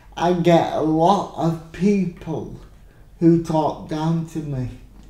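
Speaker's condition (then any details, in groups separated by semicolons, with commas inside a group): Cerebral palsy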